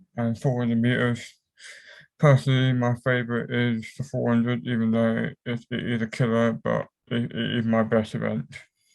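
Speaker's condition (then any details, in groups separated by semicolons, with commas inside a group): Cerebral palsy; affects whole body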